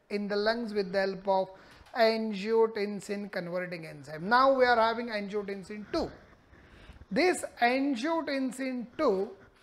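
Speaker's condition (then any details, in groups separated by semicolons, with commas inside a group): No condition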